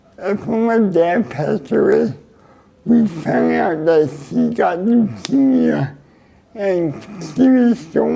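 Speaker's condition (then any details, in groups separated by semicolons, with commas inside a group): Cerebral palsy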